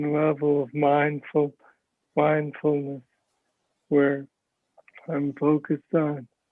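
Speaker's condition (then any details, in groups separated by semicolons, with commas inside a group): Parkinson's disease; speech sounds like mush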